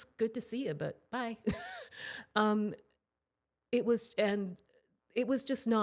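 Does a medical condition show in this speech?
No.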